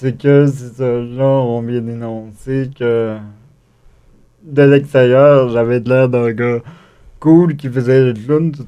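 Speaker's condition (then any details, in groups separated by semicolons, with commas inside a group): Cerebral palsy; acquired, wheelchair user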